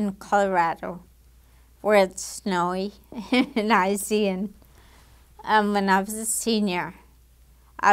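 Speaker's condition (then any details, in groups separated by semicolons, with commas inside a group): Damaged diaphragm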